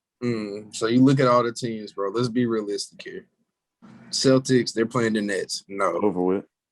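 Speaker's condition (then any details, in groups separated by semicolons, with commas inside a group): No condition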